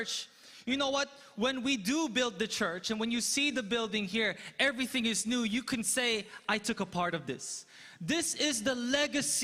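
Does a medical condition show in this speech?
No.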